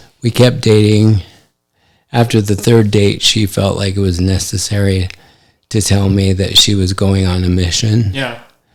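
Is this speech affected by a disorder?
Yes: ALS; affects hand function.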